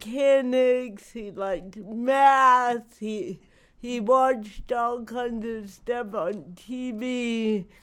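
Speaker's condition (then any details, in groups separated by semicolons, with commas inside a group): Cerebral palsy; not degenerative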